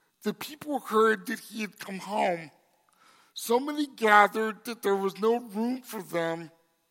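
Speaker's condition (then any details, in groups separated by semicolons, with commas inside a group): Cerebral palsy; congenital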